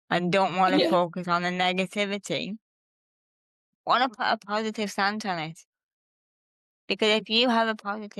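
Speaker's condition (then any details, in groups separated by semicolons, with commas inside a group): Cerebral palsy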